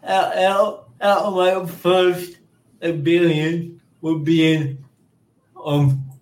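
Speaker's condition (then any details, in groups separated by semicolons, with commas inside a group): Cerebral palsy; mid-range severity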